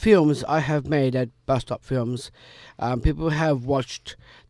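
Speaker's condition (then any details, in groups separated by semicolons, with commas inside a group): Down syndrome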